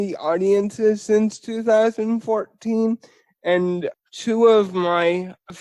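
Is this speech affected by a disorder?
Yes: spastic cerebral palsy; spastic form, quadriplegia.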